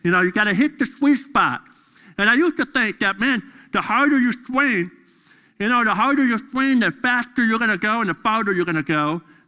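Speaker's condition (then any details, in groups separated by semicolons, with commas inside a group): Deafness; deaf during school years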